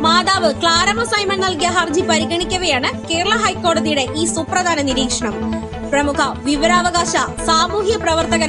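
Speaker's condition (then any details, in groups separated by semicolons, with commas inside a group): No condition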